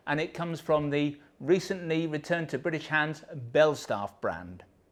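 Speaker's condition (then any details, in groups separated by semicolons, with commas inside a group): No condition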